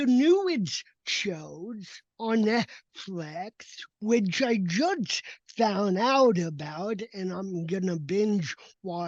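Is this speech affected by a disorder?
Yes: cerebral palsy; audible in voice.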